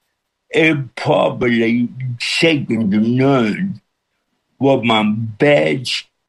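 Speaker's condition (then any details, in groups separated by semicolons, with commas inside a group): Cerebral palsy with speech impediment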